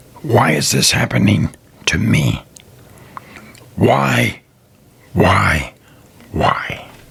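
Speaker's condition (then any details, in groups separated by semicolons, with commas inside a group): Throat cancer survivor; tracheostomy tube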